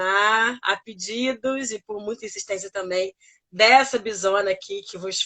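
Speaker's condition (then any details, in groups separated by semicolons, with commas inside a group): No condition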